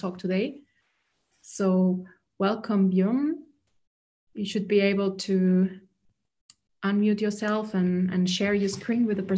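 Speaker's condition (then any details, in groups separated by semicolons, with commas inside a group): No condition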